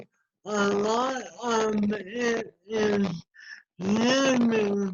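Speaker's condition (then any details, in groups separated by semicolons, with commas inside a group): ALS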